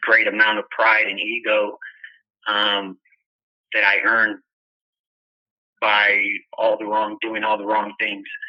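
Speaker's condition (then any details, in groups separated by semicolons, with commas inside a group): No condition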